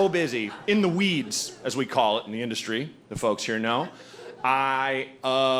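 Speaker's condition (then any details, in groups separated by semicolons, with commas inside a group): No condition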